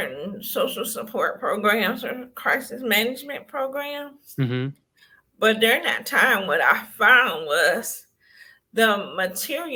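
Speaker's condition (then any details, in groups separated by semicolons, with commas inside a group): Cerebral palsy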